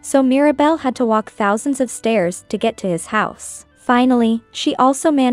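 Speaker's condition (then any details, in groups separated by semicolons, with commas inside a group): No condition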